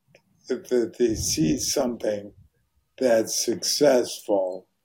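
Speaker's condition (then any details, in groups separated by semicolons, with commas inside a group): ALS; voice very hoarse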